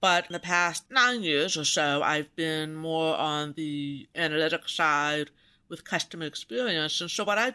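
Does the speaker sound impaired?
Yes: profound deafness; congenital, maternal rubella (German measles) in 1964 outbreak, about 30% hearing left ear, 40% right, tone deafness; pulled out of class weekly for speech therapy in school.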